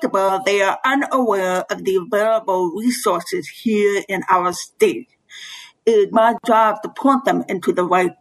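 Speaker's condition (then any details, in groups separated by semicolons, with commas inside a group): Bilateral severe to profound hearing loss; interview uses interpretation services from Karen Todd through Vancro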